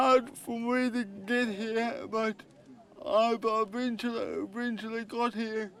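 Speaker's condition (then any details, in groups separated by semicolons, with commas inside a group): Cerebral palsy; from birth, spasticity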